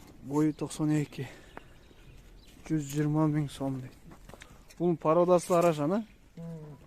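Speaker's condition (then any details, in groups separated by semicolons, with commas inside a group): No condition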